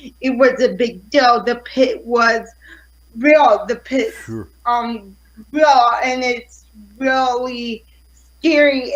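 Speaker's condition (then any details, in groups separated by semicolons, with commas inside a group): Cerebral palsy; affects fine motor skills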